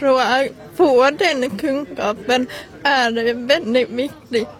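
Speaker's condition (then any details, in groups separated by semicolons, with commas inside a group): Cerebral palsy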